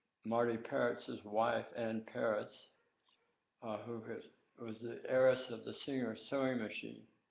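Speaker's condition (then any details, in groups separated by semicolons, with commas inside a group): Tongue cancer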